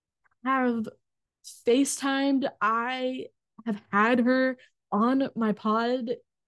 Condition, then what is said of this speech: Stuttering. I spoke and not worrying about what other people think about the way that I stumble on my name.